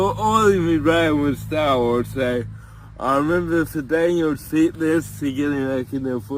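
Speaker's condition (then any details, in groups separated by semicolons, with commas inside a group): Cerebral palsy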